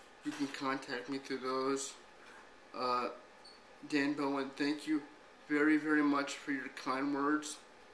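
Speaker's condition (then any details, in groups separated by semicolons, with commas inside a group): Cerebral palsy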